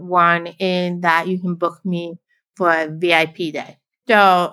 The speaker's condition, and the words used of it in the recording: Deafness. I just sign, it's actually easier for me to sign in my video, because signing and talking, speaking English, are actually two different languages.